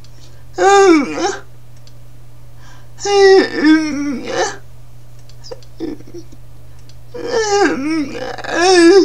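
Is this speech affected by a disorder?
Yes: cerebral palsy.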